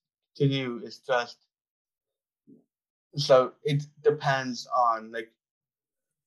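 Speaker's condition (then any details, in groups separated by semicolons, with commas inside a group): Down syndrome; adult man, about 25; called very articulate by host, gave TEDx talk, runs public speaking business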